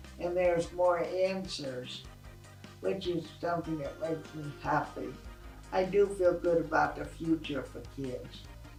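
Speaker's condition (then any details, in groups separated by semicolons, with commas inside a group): Cerebral palsy; achilles tendon lengthening, corrective surgeries last year; recovering from surgeries, wheelchair racing; poor swallowing in childhood, speech was not expected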